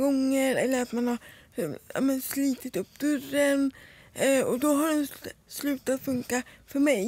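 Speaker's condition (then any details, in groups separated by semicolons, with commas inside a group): Cerebral palsy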